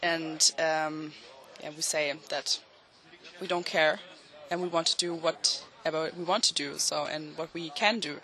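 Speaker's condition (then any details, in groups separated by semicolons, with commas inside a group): No condition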